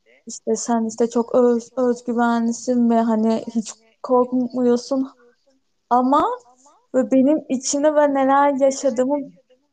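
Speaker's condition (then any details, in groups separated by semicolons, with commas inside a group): Stuttering; partly desensitized to it; stutters normally, much more at work and when anxious, very little when alone and relaxed; repeated sounds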